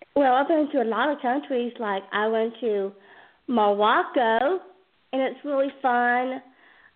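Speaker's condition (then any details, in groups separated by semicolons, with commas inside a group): Down syndrome; chromosome disorder, present from birth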